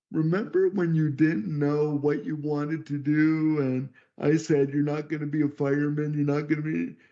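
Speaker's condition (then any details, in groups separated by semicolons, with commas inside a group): Cerebral palsy; could not talk until age 12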